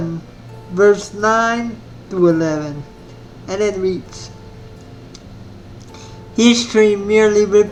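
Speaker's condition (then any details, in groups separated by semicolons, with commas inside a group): Spastic cerebral palsy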